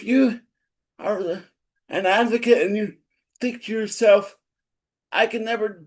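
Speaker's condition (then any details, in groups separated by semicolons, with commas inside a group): Cerebral palsy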